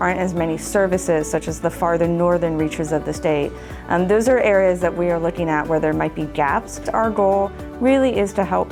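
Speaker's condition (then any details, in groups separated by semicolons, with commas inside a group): No condition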